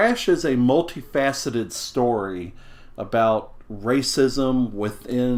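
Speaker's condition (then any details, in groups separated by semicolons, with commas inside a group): No condition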